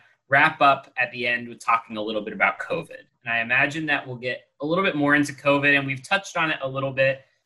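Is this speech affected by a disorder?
No.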